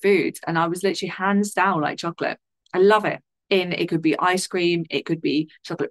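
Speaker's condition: No condition

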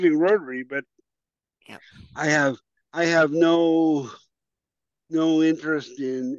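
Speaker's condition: Cerebral palsy; some 40 years ago

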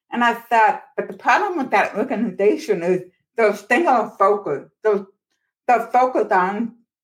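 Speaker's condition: Profoundly deaf, born profoundly deaf; uses texting instead

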